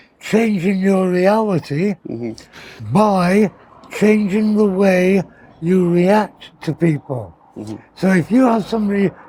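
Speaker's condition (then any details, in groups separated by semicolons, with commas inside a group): Partial glossectomy for tongue cancer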